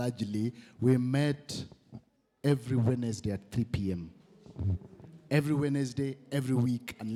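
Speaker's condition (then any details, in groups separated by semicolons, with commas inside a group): No condition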